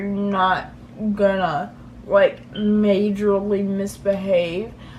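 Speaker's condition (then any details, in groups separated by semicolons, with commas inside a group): Cerebral palsy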